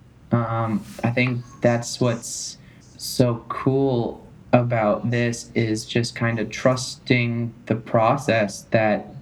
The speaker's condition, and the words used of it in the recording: Stuttering. But no, because I mean, it's so cool that I'm in such a different place with this part of my voice,